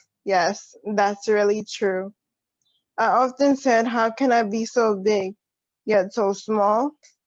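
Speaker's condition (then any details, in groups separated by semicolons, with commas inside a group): Cerebral palsy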